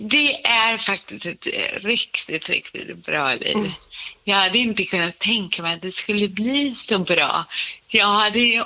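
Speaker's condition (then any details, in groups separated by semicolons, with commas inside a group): Cerebral palsy; congenital, motor function affected throughout body, walks and stands, somewhat poorer balance; speech slightly affected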